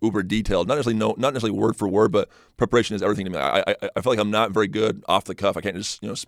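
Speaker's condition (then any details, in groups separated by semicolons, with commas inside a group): Stutter; stutter first noticed in high school, magnified on mission while learning Spanish; past speech therapists helped a little, detailed preparation learned from coach Lewis at Lone Peak; trips over words, can't get words out off the cuff, less when prepared, confident; repeated sounds, repeated words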